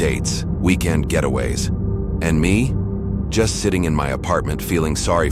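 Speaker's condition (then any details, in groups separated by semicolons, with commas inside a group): No condition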